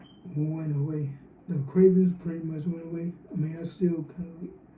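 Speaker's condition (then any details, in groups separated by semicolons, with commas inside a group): Cerebral palsy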